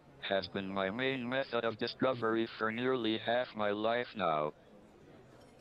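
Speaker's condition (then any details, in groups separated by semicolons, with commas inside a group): Amyotrophic lateral sclerosis, speech-generating device; ventilator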